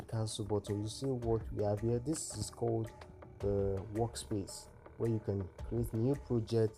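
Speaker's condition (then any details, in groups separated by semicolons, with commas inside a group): No condition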